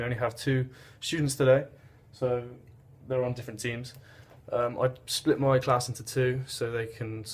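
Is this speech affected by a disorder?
No.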